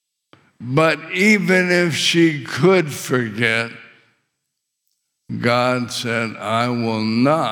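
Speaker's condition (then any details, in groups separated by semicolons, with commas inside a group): ALS; very little physical function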